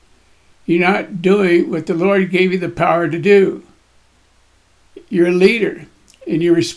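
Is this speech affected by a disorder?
Yes: Parkinson's disease; Parkinson's getting in the way a little.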